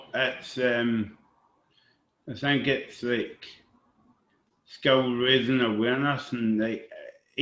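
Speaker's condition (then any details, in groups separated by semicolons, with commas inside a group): Cerebral palsy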